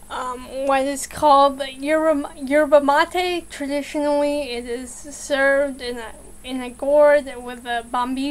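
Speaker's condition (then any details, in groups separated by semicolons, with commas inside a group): Cerebral palsy, mild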